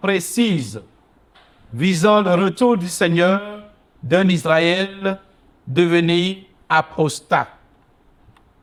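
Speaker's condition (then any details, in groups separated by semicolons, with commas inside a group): No condition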